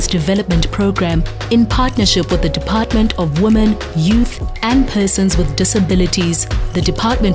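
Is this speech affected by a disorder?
No.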